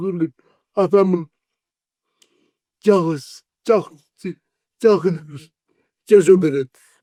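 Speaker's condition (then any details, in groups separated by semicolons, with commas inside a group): Cerebral palsy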